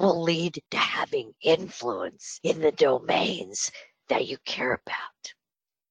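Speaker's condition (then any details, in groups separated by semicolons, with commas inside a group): Spasmodic dysphonia; treated with Botox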